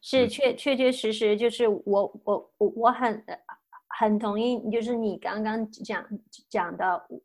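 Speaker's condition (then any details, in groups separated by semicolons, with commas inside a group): Stuttering; stuttering since childhood, grew up without other people who stutter; fear and distress after stuttering worsen own stutter; repeated sounds, prolonged sounds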